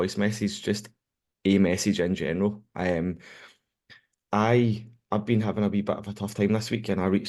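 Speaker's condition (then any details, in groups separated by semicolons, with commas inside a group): No condition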